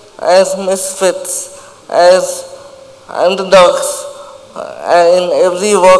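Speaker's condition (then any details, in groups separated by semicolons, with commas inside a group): Cerebral palsy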